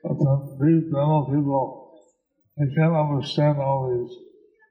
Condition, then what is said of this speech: Stroke. In 2008, I had a stroke, and so half my face is paralyzed.